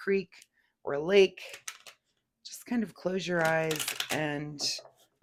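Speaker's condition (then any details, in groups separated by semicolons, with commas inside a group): No condition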